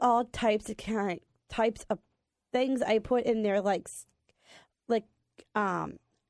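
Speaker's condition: Down syndrome

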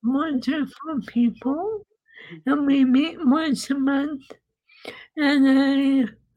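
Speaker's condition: ALS; quadriplegic, symptoms began about 11 years ago, diagnosed 10 years ago after about a year; singing and sound therapy; voice has obviously changed, once thought unable to sing, singing helps speaking and breathing

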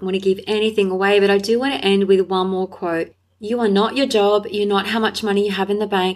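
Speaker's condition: No condition

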